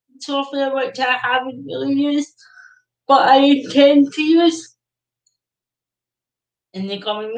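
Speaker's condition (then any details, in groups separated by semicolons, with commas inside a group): Cerebral palsy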